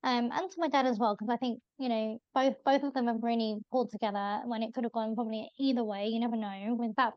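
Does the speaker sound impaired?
Yes: bilateral cleft lip and palate; congenital, around 23 operations, bone graft, jaw realignment at 18-19, Great Ormond Street, 6 grommet operations; adult, no operations since 25, hearing issue, speech and language therapy years ago; possibly needs more pitch or volume to be heard, voice called weird in childhood.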